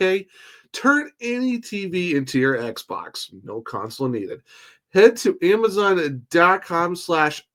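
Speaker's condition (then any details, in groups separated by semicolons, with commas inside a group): No condition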